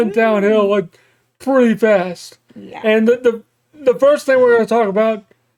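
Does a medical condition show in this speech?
Yes: cerebral palsy.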